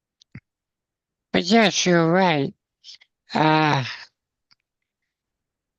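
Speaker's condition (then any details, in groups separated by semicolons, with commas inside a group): Spinal muscular atrophy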